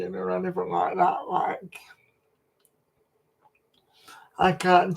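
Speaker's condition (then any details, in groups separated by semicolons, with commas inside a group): Cerebral palsy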